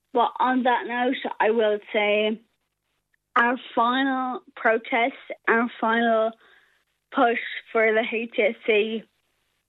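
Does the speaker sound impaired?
Yes: Friedreich's ataxia; rare progressive neuromuscular disease, nerve damage, muscle weakness, mobility loss, awaiting HSE reimbursement of Skyclarys.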